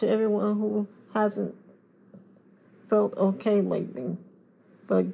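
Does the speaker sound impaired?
Yes: cerebral palsy; confined to wheelchair.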